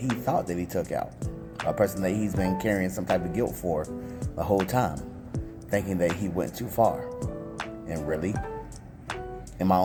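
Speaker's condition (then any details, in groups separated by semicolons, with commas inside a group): No condition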